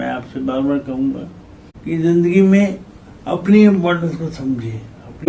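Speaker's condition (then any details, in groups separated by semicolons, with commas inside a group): Cerebral palsy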